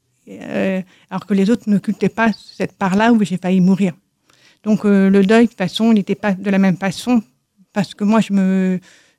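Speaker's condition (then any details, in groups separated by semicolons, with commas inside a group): Deafness from birth, congenital; learned to speak through many speech therapy sessions, speech does not reveal deafness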